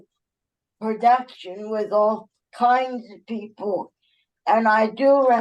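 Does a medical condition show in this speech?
Yes: cerebral palsy; uses wheelchair.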